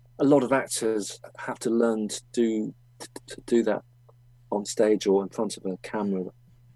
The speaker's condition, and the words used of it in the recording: Stuttering. Yeah, and that really helped my stutter, because the more I practiced the words, the less I stuttered,